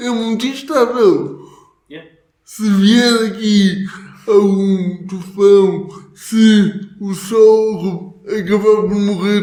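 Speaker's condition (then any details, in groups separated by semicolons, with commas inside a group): Cerebral palsy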